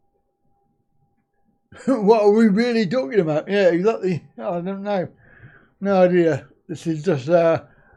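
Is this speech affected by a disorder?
Yes: cerebral palsy.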